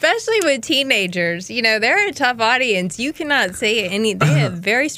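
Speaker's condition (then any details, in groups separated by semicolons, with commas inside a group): No condition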